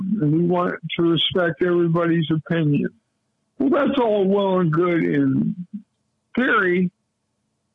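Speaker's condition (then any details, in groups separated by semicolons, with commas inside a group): Cerebral palsy; lifelong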